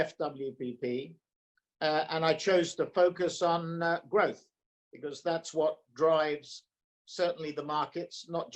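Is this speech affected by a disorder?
No.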